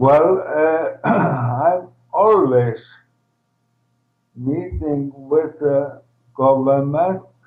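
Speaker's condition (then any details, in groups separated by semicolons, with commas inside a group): ALS, primary lateral sclerosis, PLS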